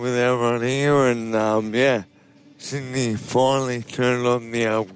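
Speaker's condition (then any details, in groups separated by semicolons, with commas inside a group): Motor neurone disease; sporadic motor neurone disease, deteriorating quickly; treatment overseas, exploring TPS neuromodulation in Melbourne, home device twice daily, nanocrystallized gold drug; speech affected as disease progressed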